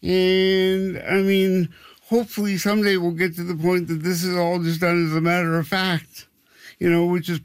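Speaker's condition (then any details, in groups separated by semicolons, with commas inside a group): Cerebral palsy; past childhood orthopedic surgeries like hip and heel cord operations, some 40 years ago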